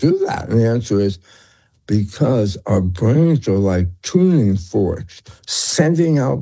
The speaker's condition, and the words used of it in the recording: Tongue cancer surgery. We know that you had been diagnosed with tongue cancer, but did you have any strange, you know, that's where the slur is coming in.